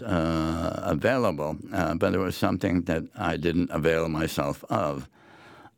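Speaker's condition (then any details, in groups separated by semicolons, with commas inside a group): Head and neck cancer; swallowing problems and coughing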